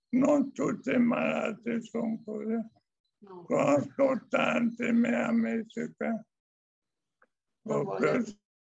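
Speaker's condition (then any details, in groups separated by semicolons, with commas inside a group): Amyotrophic lateral sclerosis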